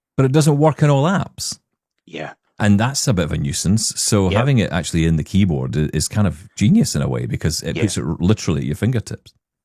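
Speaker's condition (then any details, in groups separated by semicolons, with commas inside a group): No condition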